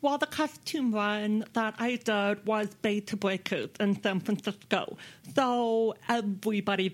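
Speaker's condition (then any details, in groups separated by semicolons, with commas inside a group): Deafness; speaks with own voice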